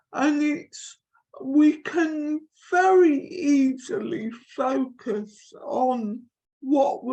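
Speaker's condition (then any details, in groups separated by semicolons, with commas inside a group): Cerebral palsy; from birth, affects limbs and neck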